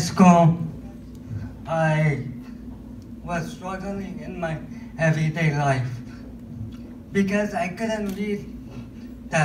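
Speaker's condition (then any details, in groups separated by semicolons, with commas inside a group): Cerebral palsy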